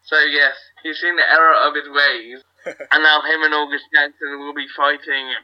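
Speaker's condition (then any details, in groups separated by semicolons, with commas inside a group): Cerebral palsy; wheelchair user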